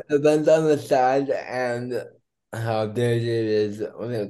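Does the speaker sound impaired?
Yes: cerebral palsy; diagnosed at two months old, caused by cardiac arrest, heart stopped twice, physical therapy when younger.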